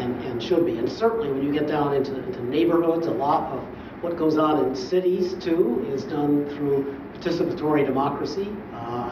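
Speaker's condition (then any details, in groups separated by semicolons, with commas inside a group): No condition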